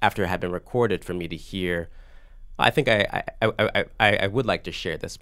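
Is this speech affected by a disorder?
Yes: stutter, block stutter; stutter since childhood, saxophone long used as refuge from speaking, no stutter on piano; mostly block stutter leaving gaps, unpredictable, requires vigilance, stutters most on own first name; here repeated words.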